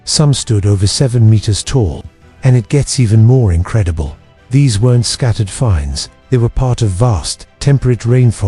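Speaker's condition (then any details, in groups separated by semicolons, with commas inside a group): No condition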